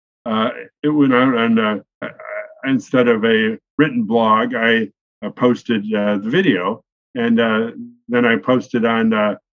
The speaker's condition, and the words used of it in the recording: Aphasia. I just have an expressive aphasia, which basically doesn't ... everything exactly the way you want to say it, but your mouth can't say it.